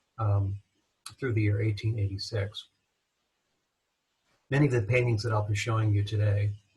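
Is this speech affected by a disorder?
No.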